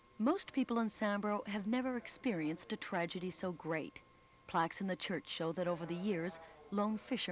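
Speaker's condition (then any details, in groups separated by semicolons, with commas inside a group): No condition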